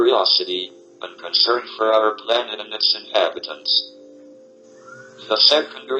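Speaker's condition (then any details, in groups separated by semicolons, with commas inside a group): ALS, speech-generating device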